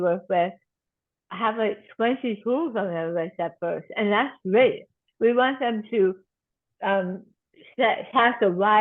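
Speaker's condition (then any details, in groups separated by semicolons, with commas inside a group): Tongue cancer surgery and reconstruction; cancer about one year ago; voice altered by surgery and reconstruction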